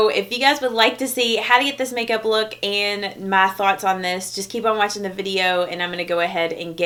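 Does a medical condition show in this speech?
No.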